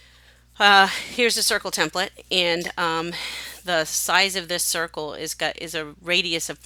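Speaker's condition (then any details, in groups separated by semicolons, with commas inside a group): No condition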